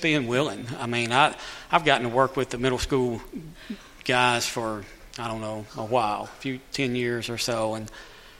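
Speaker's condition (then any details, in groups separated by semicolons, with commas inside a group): Cleft lip and palate; lip scar hidden by mustache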